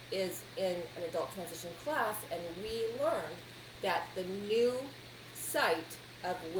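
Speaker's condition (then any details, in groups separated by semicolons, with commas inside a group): No condition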